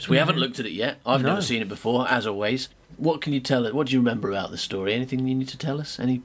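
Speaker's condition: No condition

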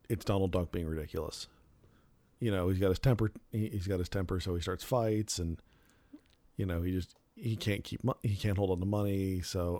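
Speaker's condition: No condition

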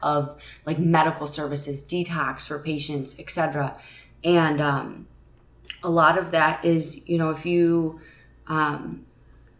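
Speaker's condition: No condition

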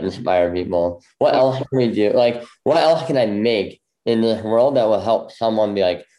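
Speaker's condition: Bilateral cleft lip; congenital bilateral

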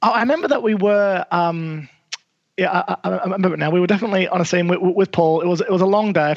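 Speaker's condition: Stutter; present by age 20 at film school, sign language used to assist stutter; repeated sounds, repeated words

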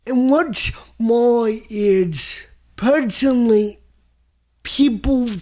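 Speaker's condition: Cerebral palsy; listeners adjust over time

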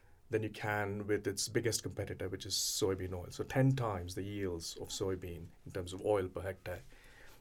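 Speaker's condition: No condition

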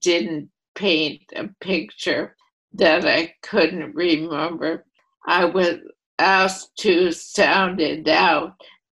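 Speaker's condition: ALS; ALS affecting voluntary motor neurons, first primary lateral sclerosis diagnosis, second opinion Columbia med center; voice affected

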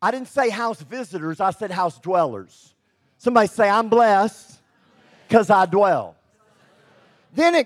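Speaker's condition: Cleft lip and palate; congenital, present from birth; preaches publicly, has preached in over 50 nations; expected never to be able to speak

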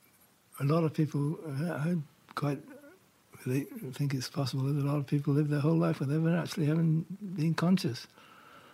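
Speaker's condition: Parkinson's; diagnosed about 4 years ago; no typical shaking, very focused walking, symptoms held off through meditation, wife Laurie does 95% of chores

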